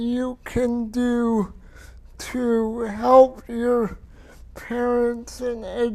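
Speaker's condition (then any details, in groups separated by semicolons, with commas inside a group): Cerebral palsy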